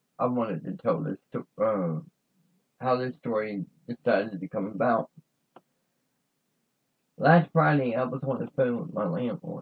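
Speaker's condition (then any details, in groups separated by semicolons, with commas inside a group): Cerebral palsy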